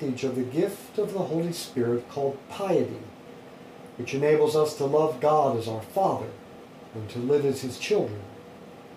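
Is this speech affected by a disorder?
No.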